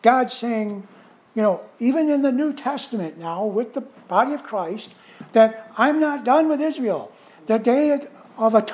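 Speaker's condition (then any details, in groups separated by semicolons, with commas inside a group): No condition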